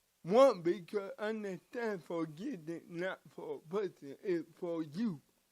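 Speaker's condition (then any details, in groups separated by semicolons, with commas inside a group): Cerebral palsy; from birth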